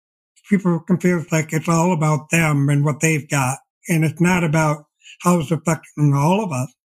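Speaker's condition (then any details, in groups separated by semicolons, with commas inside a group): Deafblindness; progressive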